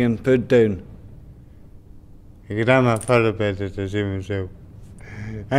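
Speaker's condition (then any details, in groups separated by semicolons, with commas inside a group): Brain injury; spasticity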